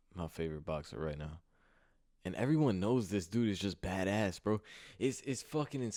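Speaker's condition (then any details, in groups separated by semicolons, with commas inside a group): No condition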